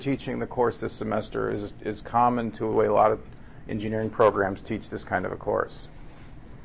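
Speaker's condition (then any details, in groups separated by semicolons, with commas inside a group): No condition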